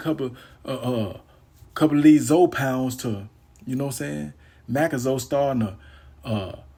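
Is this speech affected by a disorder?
No.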